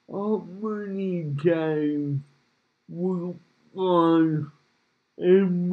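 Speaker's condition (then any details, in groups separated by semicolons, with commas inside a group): Cerebral palsy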